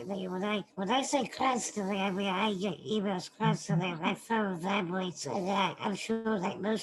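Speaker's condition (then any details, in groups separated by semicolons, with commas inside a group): Spinal muscular atrophy type 2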